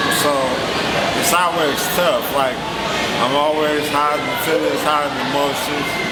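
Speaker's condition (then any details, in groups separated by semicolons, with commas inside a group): ALS; speech progressively lost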